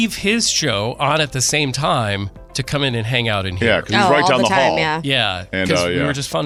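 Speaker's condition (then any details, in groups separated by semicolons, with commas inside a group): No condition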